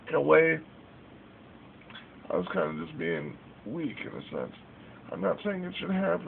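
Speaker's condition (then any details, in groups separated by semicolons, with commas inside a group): Cerebral palsy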